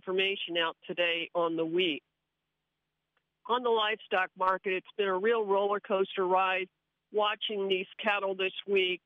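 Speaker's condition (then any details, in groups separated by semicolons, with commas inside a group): No condition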